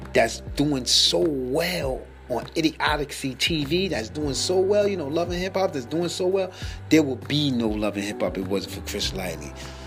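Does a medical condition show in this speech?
No.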